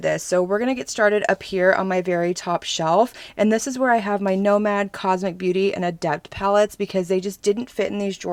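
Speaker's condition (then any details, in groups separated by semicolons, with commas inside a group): No condition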